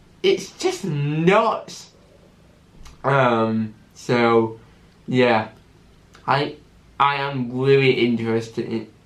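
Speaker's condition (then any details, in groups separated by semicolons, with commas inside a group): Cerebral palsy with stammer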